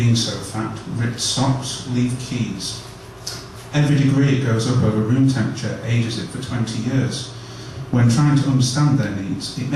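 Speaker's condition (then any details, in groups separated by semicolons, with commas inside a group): No condition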